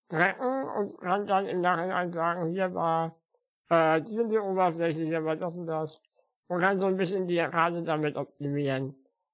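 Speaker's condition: Spinal muscular atrophy; uses wheelchair

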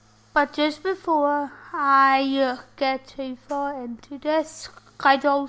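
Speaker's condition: Tracheostomy and ventilator dependent

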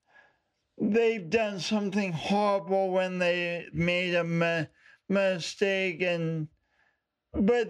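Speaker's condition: Speech impediment; speaks publicly

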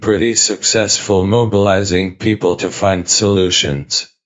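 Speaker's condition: ALS, speech-generating device; cannot speak, eye-activated synthetic voice built from voice banking, types replies, silences while typing

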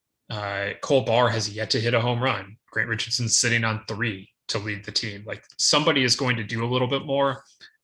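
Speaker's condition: No condition

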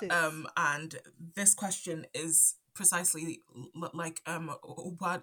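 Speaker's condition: Stutter; onset around age 5 after move from Zambia to UK, none before per parents, cause unknown; adult, ongoing stutter; stutters here and there, stutter affects talking, often stays quiet to avoid stuttering; prolonged sounds

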